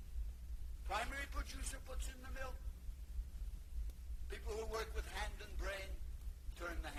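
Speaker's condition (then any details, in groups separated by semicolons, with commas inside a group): No condition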